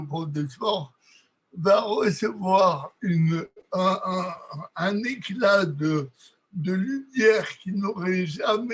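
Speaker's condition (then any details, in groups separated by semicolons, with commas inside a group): Cerebral palsy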